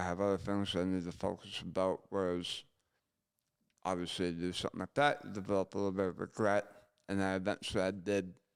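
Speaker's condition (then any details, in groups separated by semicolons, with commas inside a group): Gunshot injury to chin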